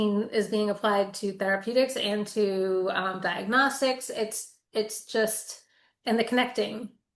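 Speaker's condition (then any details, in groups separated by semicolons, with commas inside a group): No condition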